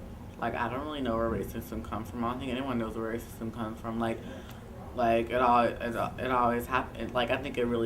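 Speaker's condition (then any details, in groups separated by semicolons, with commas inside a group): No condition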